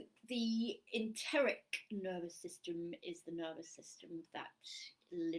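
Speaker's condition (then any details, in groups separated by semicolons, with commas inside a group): No condition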